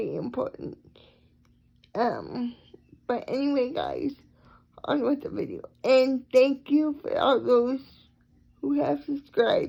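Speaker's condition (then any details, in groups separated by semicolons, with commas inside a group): Cerebral palsy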